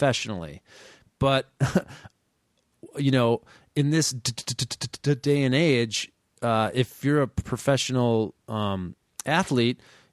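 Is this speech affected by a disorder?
Yes: stuttering; past therapy with fluency training, avoidance reduction, same therapy as Roisin; tightening during blocks, struggle in technical talk, can modify stutter; here prolonged sounds, blocks.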